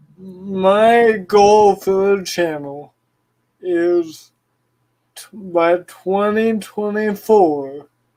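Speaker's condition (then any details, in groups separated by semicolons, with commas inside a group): Cerebral palsy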